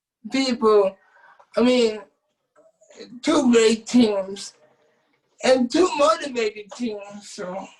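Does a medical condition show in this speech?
Yes: cerebral palsy.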